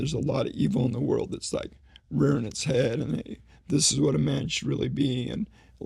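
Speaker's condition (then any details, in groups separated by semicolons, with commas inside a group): ALS; slowly progressing form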